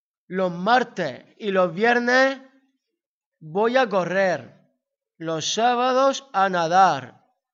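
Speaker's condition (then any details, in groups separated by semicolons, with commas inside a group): Down syndrome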